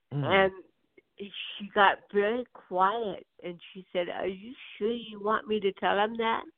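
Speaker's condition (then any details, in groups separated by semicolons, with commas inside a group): Cerebral palsy; birth onset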